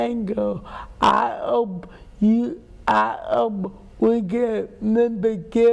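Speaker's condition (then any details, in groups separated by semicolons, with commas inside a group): Cerebral palsy; speech impairment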